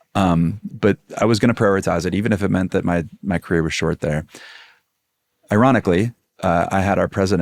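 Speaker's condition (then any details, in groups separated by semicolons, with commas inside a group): No condition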